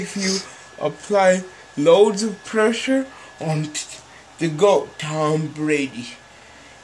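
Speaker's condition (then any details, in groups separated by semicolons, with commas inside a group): Cerebral palsy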